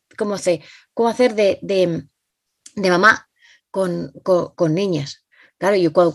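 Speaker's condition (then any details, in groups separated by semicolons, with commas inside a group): Aphasia after stroke; aphasia caused by stroke, hearing intact; cannot speak well, compares self to tourist at home, cannot write, reading affected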